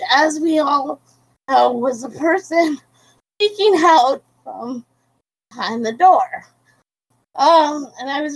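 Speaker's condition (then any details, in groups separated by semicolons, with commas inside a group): Cerebral palsy; diagnosed about age one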